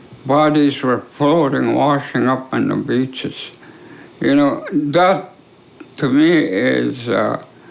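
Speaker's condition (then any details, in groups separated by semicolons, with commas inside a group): ALS; affects swallowing and speech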